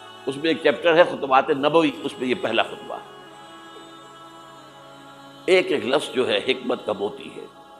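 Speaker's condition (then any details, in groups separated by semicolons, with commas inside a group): No condition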